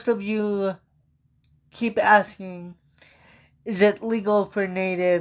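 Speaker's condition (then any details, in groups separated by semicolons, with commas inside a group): Cerebral palsy; from birth, walks with walker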